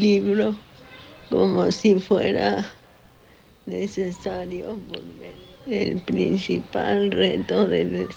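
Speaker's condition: Parkinson's disease; diagnosed in forties, body currently immobile; speaks a little slowly, still able to talk

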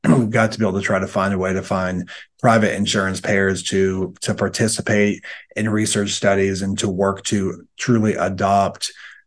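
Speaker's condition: No condition

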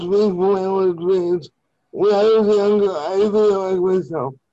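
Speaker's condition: Cerebral palsy; limbs affected, wheelchair user

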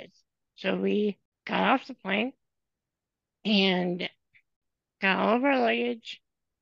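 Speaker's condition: Spinal muscular atrophy; from birth, genetic, motorized wheelchair user whole life, depends on caregivers; progressive muscle weakness throughout body

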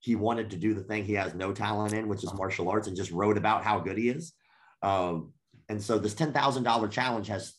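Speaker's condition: Cleft lip and palate

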